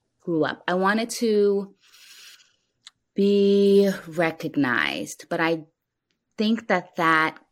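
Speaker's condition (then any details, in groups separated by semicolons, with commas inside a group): Stuttering; stuttering since childhood, very severe when younger; still stutters during recording; stutter audible, as warned at the start; used social media to avoid always talking; repeated sounds, blocks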